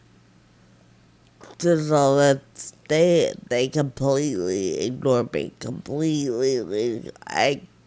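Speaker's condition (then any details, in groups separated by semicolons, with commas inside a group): Friedreich ataxia; progressive nerve damage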